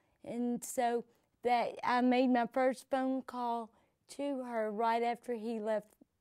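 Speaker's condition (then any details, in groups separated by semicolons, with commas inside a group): Cerebral palsy; from birth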